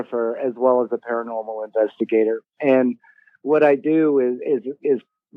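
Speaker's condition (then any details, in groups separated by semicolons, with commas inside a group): No condition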